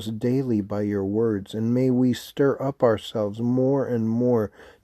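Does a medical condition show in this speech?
No.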